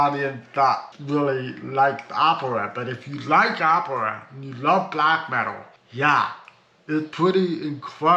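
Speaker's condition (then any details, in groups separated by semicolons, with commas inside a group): Cerebral palsy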